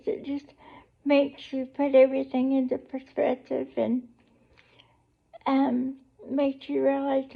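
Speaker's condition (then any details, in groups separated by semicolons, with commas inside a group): Cerebral palsy; able to talk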